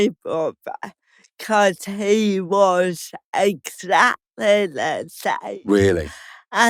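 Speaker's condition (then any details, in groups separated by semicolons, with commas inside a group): Cerebral palsy; slow speech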